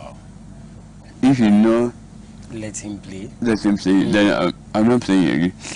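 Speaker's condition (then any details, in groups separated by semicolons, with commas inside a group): Cerebral palsy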